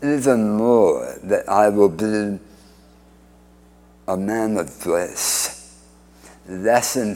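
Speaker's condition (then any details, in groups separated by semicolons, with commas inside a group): Speech impediment after cancer surgery; radiation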